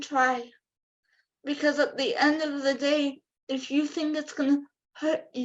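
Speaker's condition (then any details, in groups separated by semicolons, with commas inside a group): Cerebral palsy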